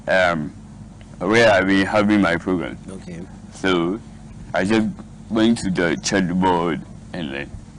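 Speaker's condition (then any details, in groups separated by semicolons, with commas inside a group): Cerebral palsy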